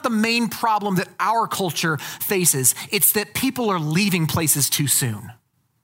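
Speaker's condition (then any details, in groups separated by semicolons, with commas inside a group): No condition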